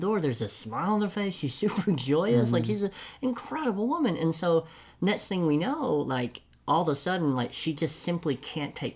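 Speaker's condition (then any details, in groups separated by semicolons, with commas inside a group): Cleft lip and palate; congenital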